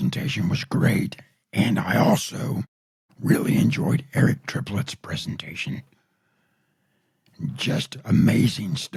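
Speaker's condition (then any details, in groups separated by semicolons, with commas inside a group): Throat cancer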